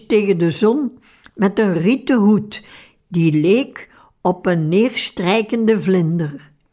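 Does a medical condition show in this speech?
No.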